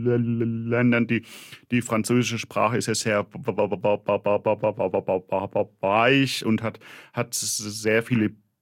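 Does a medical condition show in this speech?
Yes: stuttering; developmental, lifelong, possibly inherited, father stuttered, brother fluent, logopedic speech therapy, constant since second grade; choppy, repetitions, blocks, cannot coordinate speech components, body tenses during blocks, throat sometimes hurts, fluent when singing; here repeated sounds, repeated words, prolonged sounds.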